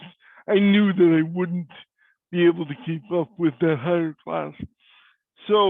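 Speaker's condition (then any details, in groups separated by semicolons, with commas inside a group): Cerebral palsy; cannot walk; voice is different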